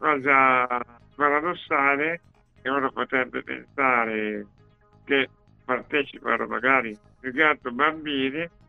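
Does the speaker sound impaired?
Yes: Duchenne muscular dystrophy; walked until age 10, then first electric wheelchair due to disease; age 37, uses electric wheelchair.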